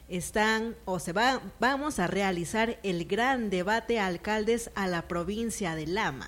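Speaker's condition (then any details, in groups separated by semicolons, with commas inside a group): No condition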